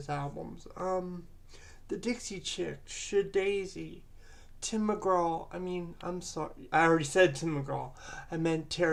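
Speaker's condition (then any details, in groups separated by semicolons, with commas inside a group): Cerebral palsy; present from birth; about 30 years since birth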